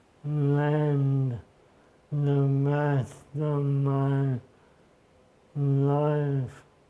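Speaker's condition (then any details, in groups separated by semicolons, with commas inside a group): ALS; implanted brain-computer interface; ten years since diagnosis, upper body severely impacted; speech severely impacted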